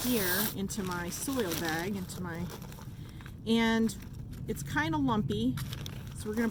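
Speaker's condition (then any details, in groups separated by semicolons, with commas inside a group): No condition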